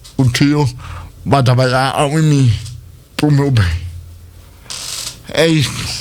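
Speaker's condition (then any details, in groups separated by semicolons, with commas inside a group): Cerebral palsy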